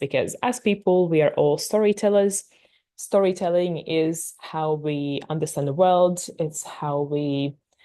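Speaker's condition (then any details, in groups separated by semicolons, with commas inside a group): No condition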